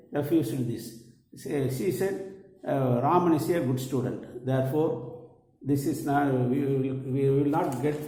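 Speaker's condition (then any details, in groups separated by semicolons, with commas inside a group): No condition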